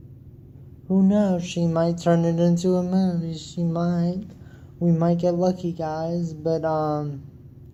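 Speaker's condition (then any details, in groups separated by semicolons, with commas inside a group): Cerebral palsy; wheelchair user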